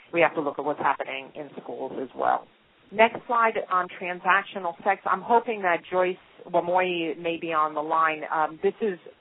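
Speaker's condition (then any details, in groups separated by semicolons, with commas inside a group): No condition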